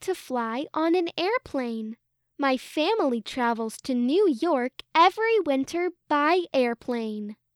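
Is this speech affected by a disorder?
No.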